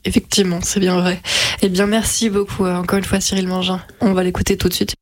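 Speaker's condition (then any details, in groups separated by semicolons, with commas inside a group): No condition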